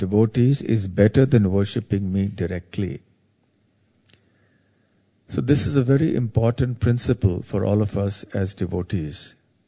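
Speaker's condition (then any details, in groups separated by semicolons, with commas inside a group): No condition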